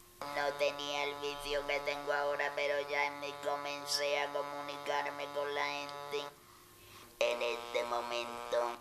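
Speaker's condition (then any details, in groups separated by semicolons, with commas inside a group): Total laryngectomy; laryngeal cancer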